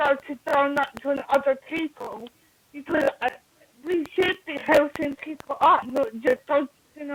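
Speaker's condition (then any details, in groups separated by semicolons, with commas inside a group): Cerebral palsy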